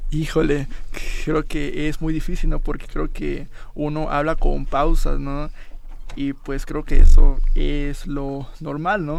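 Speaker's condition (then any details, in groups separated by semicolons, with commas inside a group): Stuttering; covert stuttering noticed around age 11 to 12, sought psychiatrists, black magic, then programa Maguire; three-day intensive with breathing techniques, still stutters, working toward full control; formerly hid with word substitution, tricks, evasions, fillers, worse under tension, now uses technique; repeated sounds, prolonged sounds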